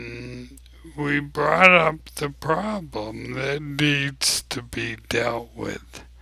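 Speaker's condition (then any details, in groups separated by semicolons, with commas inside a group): ALS; abnormally slow voice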